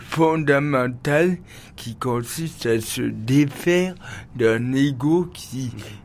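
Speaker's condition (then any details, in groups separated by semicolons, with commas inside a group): Cerebral palsy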